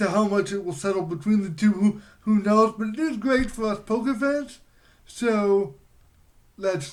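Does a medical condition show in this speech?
Yes: cerebral palsy; voice tone sometimes odd.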